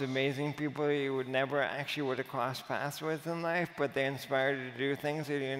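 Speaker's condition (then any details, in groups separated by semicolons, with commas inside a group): Amyotrophic lateral sclerosis; voice and hands affected; speech audibly affected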